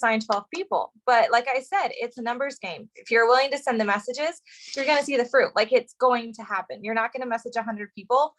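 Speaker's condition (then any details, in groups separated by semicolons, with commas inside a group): No condition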